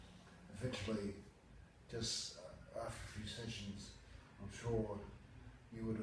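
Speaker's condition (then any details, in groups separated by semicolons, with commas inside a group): Acquired brain injury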